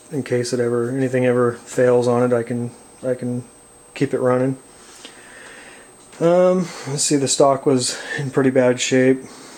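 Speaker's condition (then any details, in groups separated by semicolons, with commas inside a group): No condition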